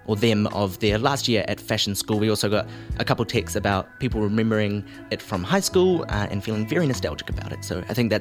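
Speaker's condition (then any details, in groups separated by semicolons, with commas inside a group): No condition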